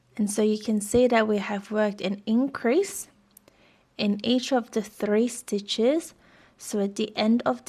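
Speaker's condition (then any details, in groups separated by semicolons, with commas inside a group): No condition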